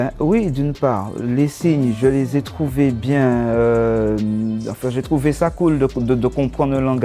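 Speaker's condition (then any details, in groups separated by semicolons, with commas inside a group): No condition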